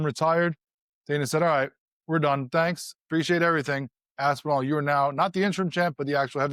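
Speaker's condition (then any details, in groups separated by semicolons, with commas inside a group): No condition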